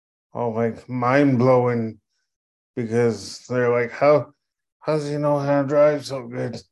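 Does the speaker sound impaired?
Yes: cerebral palsy; contractions compressing.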